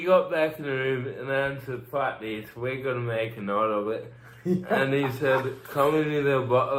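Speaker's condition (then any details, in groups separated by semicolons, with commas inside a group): Cerebral palsy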